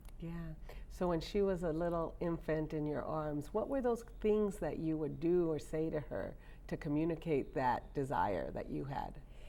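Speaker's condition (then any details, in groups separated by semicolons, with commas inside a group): No condition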